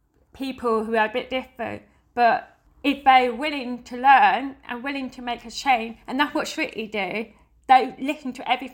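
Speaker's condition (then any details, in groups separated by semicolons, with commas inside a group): Deafness; not the music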